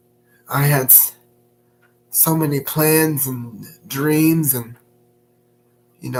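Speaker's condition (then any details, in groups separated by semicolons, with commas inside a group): Cerebral palsy; dry throat from muscle tone, saliva issue, pauses to drink, swallow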